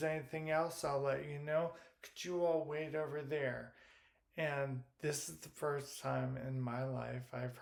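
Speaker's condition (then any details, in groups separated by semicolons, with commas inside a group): Primary lateral sclerosis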